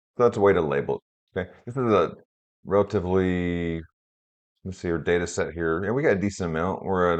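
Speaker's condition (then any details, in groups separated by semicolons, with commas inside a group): No condition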